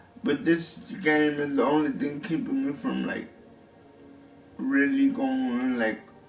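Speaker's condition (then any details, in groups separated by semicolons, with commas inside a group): Cerebral palsy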